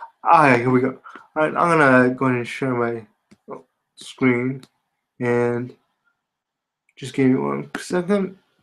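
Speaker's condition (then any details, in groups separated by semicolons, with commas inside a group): Spastic quadriplegia cerebral palsy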